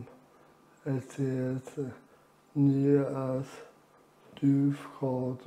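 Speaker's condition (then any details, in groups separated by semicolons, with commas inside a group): Amyotrophic lateral sclerosis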